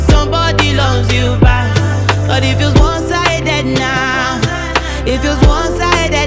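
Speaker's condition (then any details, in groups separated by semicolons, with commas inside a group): No condition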